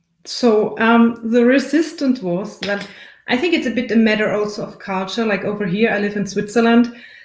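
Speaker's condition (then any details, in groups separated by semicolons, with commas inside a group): No condition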